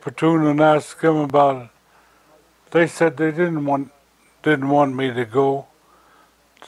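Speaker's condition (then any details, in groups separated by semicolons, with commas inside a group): Stroke; arterial aneurysm found on x-rays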